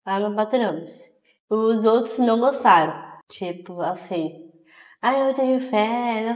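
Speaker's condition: Down syndrome; genetic condition

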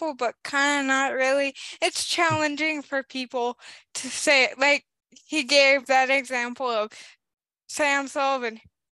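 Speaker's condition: Cerebral palsy; cerebral palsy impacts more physically

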